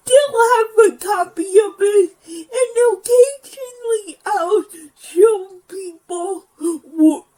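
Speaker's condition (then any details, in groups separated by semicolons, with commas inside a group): Physical speech impairment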